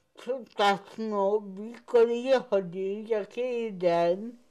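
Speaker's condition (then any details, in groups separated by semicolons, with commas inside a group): Cerebral palsy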